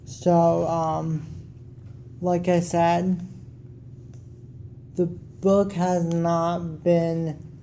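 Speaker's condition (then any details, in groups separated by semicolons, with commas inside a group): Cerebral palsy; wheelchair user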